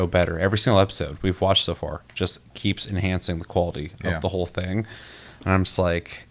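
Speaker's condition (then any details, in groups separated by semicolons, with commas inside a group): No condition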